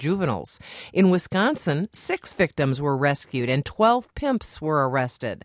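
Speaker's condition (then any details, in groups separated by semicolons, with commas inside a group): No condition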